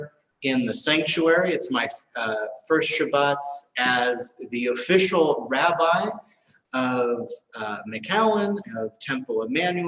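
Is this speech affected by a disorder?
No.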